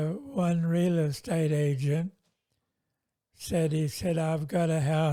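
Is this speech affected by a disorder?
Yes: multiple sclerosis.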